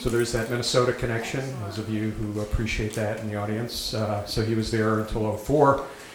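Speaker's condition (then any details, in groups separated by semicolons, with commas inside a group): No condition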